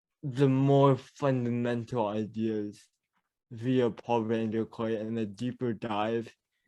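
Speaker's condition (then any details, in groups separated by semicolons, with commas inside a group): Cerebral palsy; mild speech impediment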